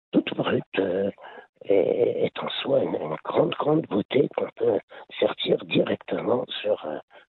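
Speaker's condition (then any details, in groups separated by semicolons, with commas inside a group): Laryngeal cancer; laryngeal cancer linked to heavy smoking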